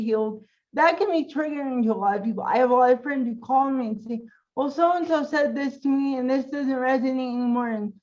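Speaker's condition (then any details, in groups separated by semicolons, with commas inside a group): Cerebral palsy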